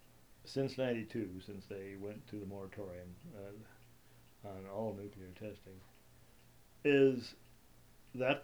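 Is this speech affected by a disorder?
No.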